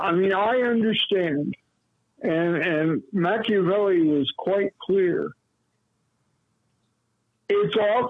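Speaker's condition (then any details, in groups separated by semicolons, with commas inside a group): Cerebral palsy; lifelong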